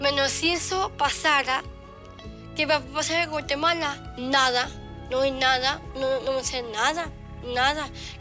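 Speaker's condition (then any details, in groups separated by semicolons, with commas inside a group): Down syndrome; short limbs, small hands, feet and arms, clothing tight at neck and torso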